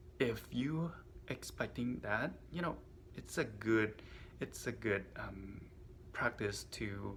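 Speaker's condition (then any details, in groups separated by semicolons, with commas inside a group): No condition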